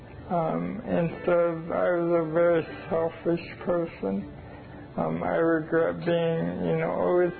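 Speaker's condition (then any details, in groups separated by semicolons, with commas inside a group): ALS; diagnosed as adult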